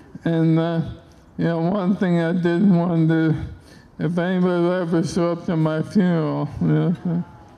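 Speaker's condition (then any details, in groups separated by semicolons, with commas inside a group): ALS; speech expected to be lost, relies on dictation software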